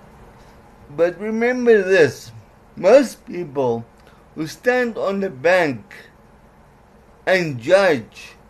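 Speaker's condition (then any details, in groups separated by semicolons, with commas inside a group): Cerebral palsy; certain letters flat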